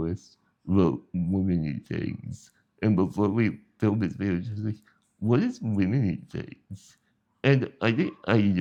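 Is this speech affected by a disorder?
Yes: spinal muscular atrophy.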